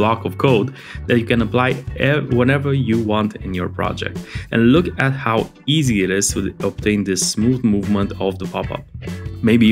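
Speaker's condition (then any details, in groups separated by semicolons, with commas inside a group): No condition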